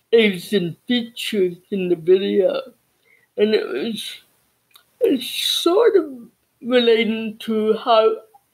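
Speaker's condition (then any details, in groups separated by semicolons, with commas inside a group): Cerebral palsy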